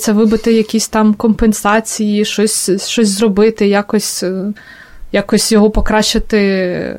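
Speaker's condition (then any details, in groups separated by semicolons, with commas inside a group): No condition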